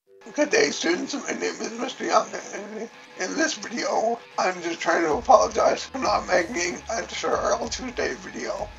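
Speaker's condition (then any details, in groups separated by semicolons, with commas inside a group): Cerebellar ataxia from brain tumour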